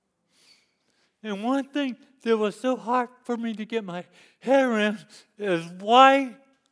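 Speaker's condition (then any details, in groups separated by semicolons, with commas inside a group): Cerebral palsy; lifelong disability since youth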